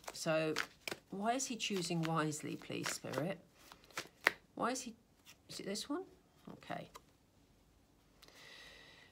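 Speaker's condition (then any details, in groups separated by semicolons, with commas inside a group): No condition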